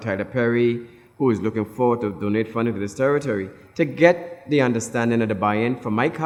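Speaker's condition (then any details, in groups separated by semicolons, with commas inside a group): No condition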